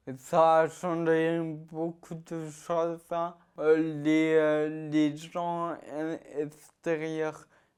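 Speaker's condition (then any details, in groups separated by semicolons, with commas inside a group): Ataxia-telangiectasia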